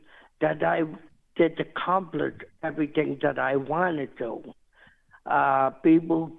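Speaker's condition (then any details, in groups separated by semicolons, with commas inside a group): Cerebral palsy; never expected to walk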